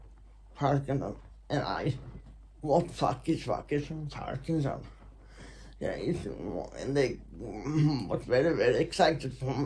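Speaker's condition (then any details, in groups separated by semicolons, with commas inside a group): Secondary intracranial hypertension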